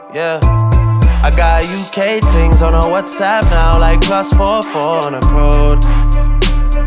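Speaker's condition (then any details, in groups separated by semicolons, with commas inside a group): No condition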